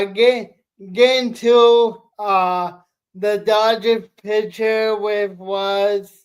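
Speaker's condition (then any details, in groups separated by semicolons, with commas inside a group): Cerebral palsy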